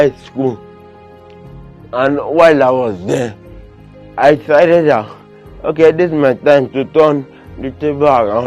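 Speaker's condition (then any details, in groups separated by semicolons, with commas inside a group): Cerebral palsy; limits movement and coordination; age nineteen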